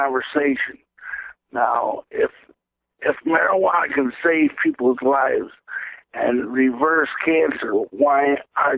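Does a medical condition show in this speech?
Yes: cerebral palsy; present since birth.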